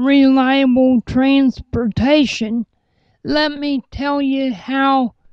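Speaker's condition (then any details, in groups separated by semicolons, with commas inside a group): Cerebral palsy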